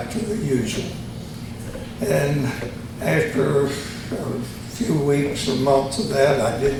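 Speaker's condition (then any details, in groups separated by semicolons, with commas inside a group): Tongue cancer surgery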